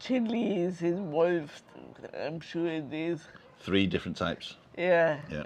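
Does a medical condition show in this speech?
Yes: multiple sclerosis.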